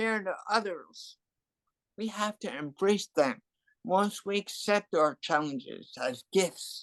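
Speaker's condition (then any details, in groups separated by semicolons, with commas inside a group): Cerebral palsy; from birth, hearing loss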